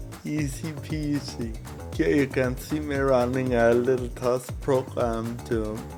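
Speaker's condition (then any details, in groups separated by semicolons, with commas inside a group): Cerebral palsy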